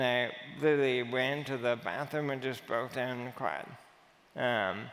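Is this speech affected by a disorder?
Yes: amyotrophic lateral sclerosis; age 38, over two years since diagnosis.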